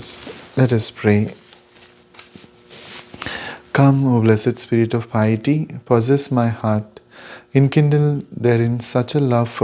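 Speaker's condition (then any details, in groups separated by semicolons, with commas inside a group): No condition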